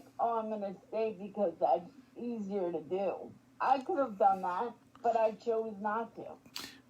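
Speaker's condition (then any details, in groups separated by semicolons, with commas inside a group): Spastic quadriplegic cerebral palsy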